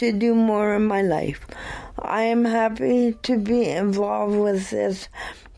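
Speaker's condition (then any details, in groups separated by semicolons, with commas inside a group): Cerebral palsy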